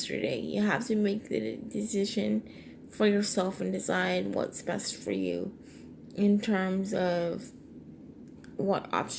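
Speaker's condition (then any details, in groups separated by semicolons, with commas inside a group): Cerebral palsy, triplegia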